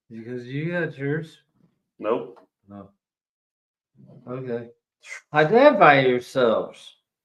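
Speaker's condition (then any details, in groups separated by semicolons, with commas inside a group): ALS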